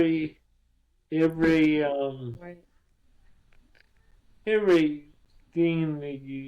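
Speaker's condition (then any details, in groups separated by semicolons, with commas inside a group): Cerebral palsy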